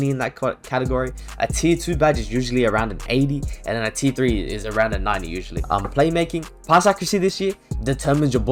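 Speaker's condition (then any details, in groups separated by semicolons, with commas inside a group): No condition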